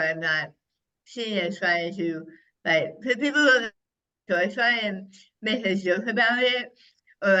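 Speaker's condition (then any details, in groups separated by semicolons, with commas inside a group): Head and neck cancer; right tongue carcinoma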